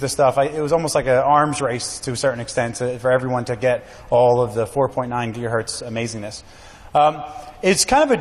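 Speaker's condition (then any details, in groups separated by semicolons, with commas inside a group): No condition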